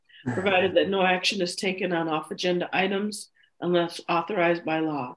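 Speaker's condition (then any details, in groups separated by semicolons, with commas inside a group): No condition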